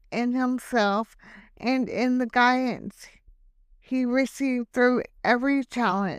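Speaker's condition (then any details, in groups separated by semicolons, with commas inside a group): Hemiplegic cerebral palsy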